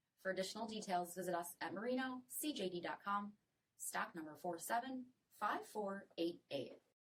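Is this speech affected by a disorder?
No.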